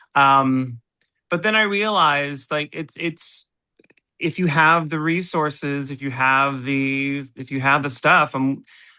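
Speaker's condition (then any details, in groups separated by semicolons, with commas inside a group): No condition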